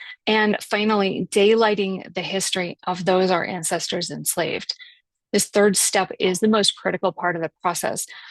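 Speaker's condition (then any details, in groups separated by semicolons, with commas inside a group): No condition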